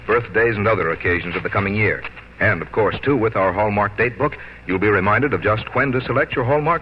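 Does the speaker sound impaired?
No.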